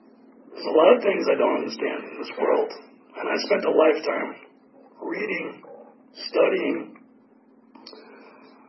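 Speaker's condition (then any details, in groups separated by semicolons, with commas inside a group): Tracheotomy; 8 surgeries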